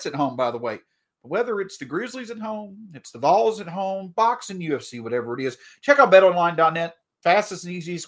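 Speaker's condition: No condition

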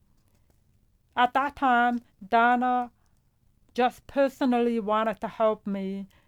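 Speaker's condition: Profound deafness; no vibration felt

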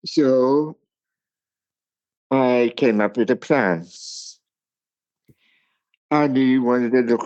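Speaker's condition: Cerebral palsy; speech impairment

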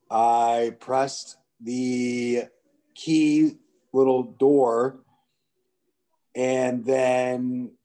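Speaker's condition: Aphasia; unable to talk about 5 years ago, lived with full-time support for 5 to 6 years; communication issues persist; says unintended words without noticing

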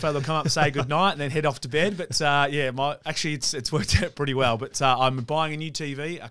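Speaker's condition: No condition

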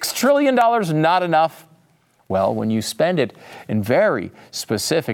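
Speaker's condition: No condition

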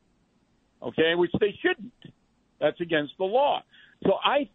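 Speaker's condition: No condition

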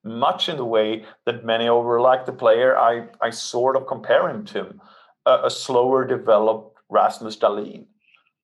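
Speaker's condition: No condition

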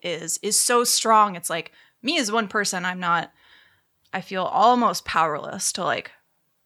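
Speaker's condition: No condition

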